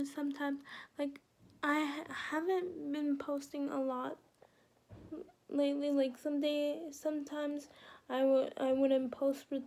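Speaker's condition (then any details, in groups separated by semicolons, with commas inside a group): Quadriplegic cerebral palsy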